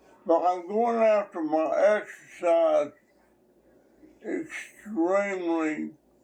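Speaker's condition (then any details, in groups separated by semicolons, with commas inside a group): Slurred speech; hospital bed, catheter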